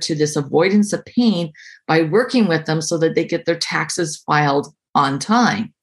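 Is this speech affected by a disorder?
No.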